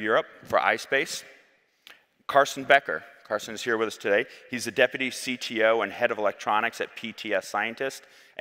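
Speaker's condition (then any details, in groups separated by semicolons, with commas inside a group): No condition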